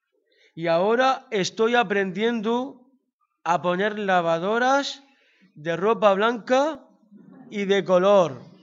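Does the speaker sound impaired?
Yes: Down syndrome.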